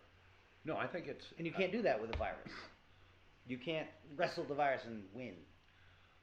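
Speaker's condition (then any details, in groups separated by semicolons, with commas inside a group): No condition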